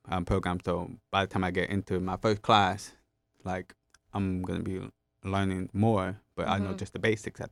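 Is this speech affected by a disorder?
Yes: hard of hearing, gentamicin-induced hearing loss; hearing loss caused by Gentamicin, right ear profound near deaf, left ear moderate, wears hearing aids; hears little without them, relies on lip reading, masks hinder understanding; speech therapy due to hearing loss.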